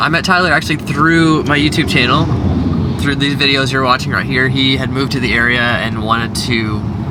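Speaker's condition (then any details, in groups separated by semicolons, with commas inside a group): No condition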